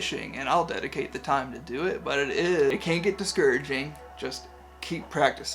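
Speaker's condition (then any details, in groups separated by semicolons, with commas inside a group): No condition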